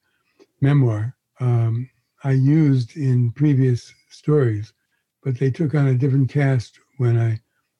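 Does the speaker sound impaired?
Yes: Parkinson's disease; chief symptom torpor, sluggishness, lethargy rather than shakes, exhaustion.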